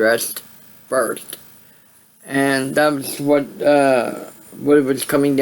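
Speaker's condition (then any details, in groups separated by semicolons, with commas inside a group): Cerebral palsy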